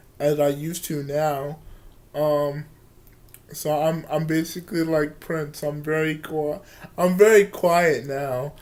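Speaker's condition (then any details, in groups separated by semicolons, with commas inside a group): Cerebral palsy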